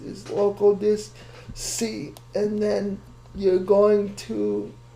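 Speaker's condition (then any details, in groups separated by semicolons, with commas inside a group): Cerebral palsy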